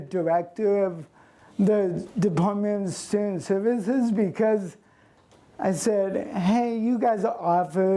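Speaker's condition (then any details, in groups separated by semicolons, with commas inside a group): Cerebral palsy; since birth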